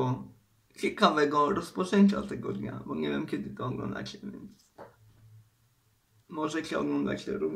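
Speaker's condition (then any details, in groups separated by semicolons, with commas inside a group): Cerebral palsy; uses wheelchair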